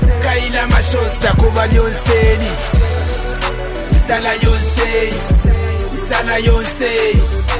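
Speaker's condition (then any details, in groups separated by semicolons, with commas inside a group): No condition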